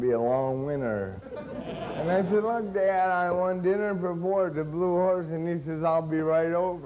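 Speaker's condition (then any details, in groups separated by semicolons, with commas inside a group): Cerebral palsy; since birth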